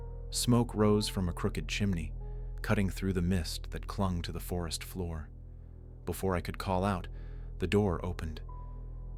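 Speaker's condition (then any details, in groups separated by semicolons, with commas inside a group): No condition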